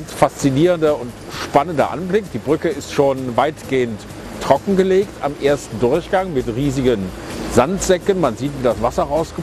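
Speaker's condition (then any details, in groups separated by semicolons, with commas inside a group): No condition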